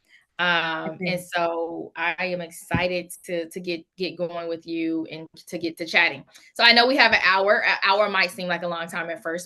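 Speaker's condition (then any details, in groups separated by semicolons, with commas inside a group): No condition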